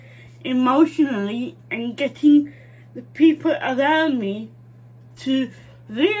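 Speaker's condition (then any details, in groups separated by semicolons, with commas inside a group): Cerebral palsy, mild; struggles with speech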